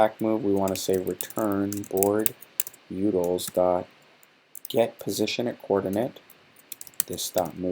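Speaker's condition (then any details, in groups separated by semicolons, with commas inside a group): No condition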